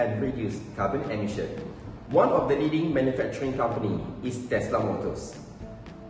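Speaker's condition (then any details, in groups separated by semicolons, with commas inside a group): No condition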